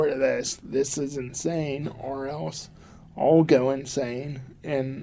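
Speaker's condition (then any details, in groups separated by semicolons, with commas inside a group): Cerebral palsy; from birth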